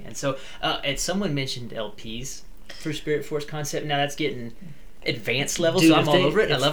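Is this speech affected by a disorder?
No.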